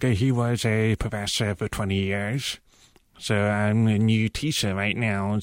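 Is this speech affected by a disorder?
Yes: profound deafness; cochlear implants received at age 18, interpreter used on Project Runway; uses cochlear implants, now hears sounds such as rain.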